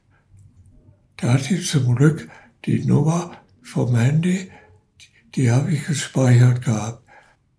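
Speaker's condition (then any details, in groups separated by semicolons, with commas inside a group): Parkinson's disease; caller noticed voice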